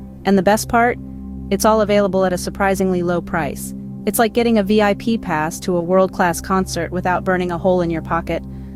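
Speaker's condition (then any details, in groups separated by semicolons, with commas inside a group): No condition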